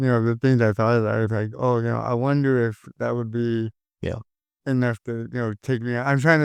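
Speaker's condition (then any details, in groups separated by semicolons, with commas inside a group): Cerebral palsy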